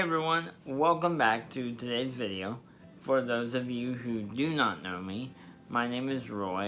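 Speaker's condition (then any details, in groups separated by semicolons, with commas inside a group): Spastic diplegia cerebral palsy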